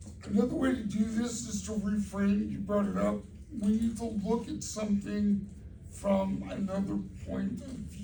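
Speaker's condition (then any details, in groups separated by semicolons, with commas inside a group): Cerebral palsy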